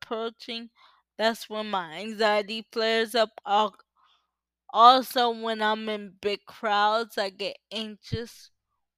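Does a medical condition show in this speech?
Yes: cerebral palsy; uses power wheelchair.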